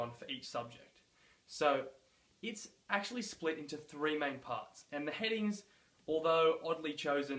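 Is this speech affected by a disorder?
No.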